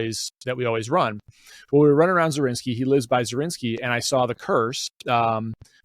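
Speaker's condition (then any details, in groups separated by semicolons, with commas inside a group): No condition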